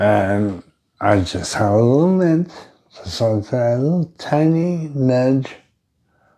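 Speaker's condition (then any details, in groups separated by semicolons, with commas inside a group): Brain injury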